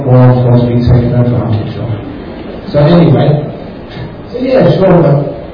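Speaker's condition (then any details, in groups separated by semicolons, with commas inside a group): No condition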